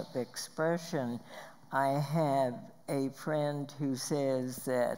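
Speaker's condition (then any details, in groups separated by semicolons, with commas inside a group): Spasmodic dysphonia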